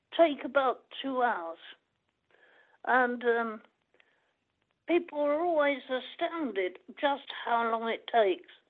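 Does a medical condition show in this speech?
Yes: cerebral palsy; lifelong cerebral palsy, blind, partial hearing loss, permanent wheelchair user; dictated book to steve who typed, speaks fast when in full flow.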